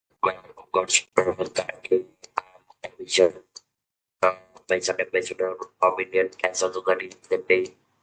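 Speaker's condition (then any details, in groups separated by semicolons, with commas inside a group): Throat cancer, electrolarynx user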